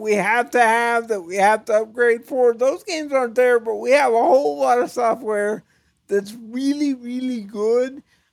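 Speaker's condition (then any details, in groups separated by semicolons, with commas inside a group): Cerebral palsy; types with one finger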